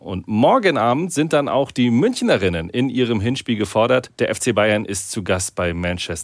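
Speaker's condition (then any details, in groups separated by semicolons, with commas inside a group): No condition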